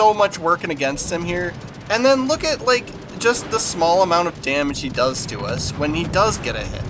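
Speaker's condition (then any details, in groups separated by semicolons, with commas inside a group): No condition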